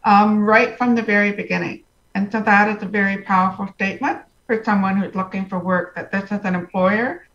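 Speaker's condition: Profound hearing loss; congenital, present from birth

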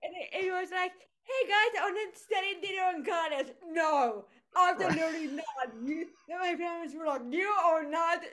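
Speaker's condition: Cerebral palsy; voice affected, speaks with accent

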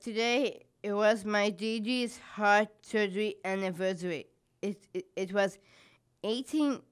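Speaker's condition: Down syndrome; open heart surgery 18 years ago

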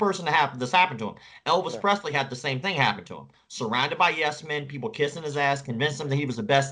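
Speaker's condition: Cleft palate; congenital cleft palate

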